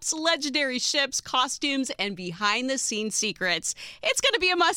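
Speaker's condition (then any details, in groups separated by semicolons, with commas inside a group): No condition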